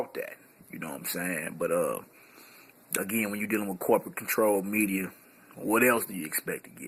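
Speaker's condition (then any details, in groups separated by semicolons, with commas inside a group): No condition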